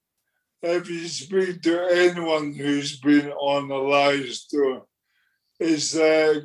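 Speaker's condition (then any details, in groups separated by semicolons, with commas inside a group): Motor neurone disease; progressive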